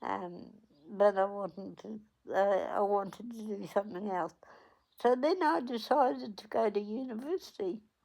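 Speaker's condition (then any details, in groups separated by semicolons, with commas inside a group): Cerebral palsy; onset at 8 days old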